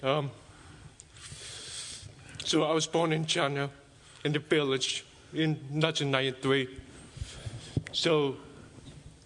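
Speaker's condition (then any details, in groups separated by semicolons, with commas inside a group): Deafness; speaks, understood by most people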